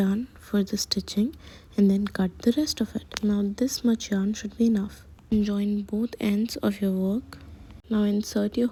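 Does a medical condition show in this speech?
No.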